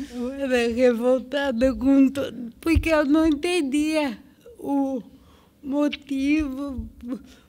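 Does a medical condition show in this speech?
Yes: cerebral palsy.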